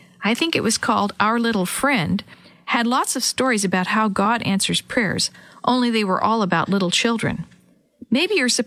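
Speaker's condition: No condition

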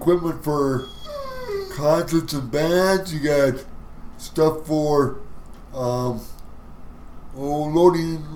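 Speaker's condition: Cerebral palsy; cerebral palsy since birth, wheelchair user for mobility

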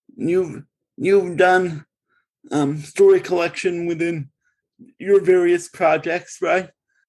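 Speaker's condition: Cerebral palsy; Connecticut

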